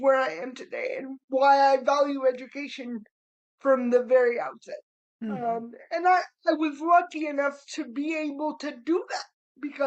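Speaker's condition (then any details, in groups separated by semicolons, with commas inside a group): Cerebral palsy; spastic cerebral palsy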